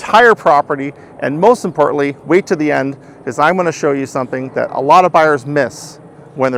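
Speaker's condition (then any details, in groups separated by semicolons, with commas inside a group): No condition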